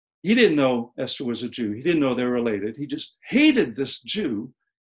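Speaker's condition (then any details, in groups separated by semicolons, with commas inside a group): No condition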